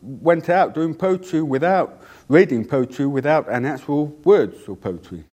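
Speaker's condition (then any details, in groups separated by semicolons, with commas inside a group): Deafness; cannot hear own voice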